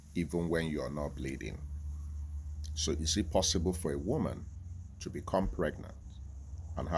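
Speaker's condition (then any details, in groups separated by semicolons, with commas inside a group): No condition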